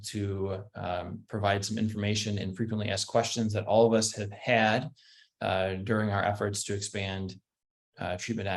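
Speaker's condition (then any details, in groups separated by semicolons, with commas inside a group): No condition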